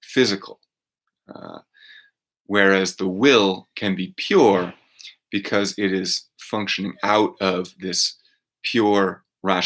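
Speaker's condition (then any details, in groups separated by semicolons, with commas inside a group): No condition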